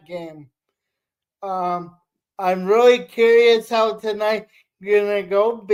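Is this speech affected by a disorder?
Yes: cerebral palsy.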